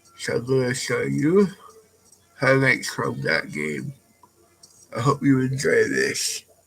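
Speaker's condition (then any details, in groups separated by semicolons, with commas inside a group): Cerebral palsy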